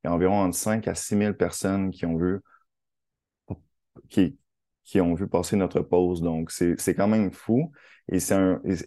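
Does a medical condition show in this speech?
Yes: stuttering; lives with stuttering; blocks somewhat when speaking, attributed to capricious vocal cords; here repeated words, blocks.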